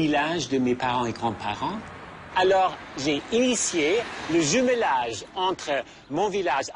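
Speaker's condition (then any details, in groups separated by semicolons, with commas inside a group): No condition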